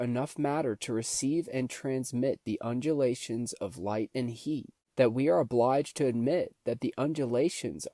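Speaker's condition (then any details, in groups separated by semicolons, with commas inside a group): No condition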